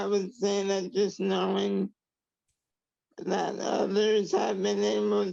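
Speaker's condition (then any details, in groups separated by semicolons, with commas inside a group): Traumatic brain injury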